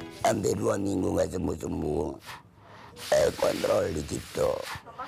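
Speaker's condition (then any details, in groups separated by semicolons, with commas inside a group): Laryngeal cancer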